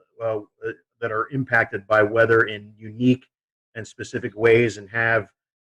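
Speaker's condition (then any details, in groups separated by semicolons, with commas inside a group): No condition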